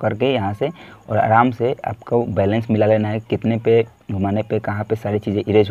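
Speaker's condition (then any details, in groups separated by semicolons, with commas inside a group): No condition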